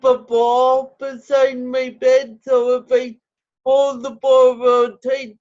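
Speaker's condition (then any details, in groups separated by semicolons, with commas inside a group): Cerebral palsy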